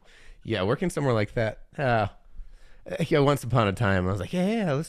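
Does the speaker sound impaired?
No.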